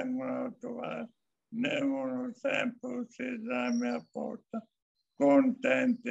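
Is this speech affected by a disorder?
Yes: amyotrophic lateral sclerosis; still speaks.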